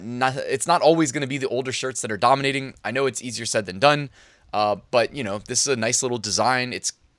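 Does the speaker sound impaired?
No.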